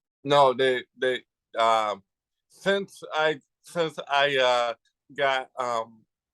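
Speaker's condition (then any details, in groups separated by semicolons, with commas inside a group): Cerebral palsy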